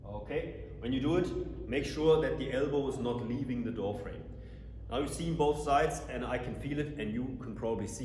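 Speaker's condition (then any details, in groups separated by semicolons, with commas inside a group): No condition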